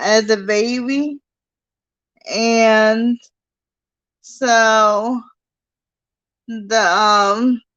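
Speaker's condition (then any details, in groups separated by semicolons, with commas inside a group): Cerebral palsy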